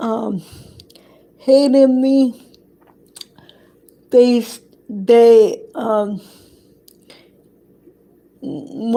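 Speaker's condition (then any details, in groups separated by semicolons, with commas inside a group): Cerebral palsy; affects hand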